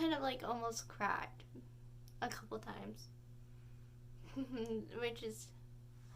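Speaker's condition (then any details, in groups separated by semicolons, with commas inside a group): Cerebral palsy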